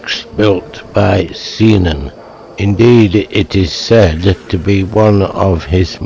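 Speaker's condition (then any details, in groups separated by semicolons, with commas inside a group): Motor neuron disease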